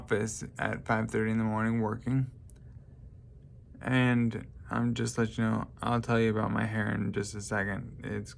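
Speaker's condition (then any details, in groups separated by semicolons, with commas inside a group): Traumatic brain injury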